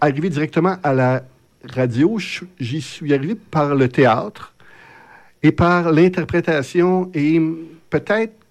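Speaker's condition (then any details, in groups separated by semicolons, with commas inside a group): Stuttering; lifelong stuttering, genetic component stated, psychological and physiological wall to cross each time to speak; often unable to get words out when speaking; blocks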